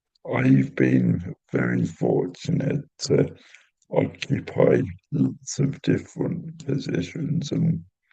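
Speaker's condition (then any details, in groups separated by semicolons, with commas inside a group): Cerebral palsy; intrathecal baclofen pump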